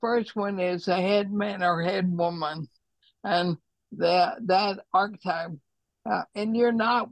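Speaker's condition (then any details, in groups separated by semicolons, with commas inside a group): ALS; cannot write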